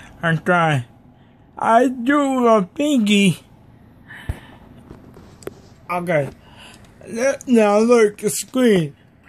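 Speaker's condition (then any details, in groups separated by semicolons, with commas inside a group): Cerebral palsy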